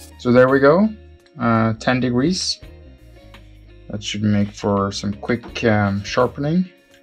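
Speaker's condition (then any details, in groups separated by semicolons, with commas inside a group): No condition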